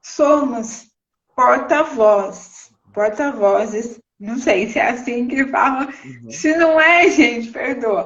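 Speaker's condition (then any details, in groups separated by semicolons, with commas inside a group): Cerebral palsy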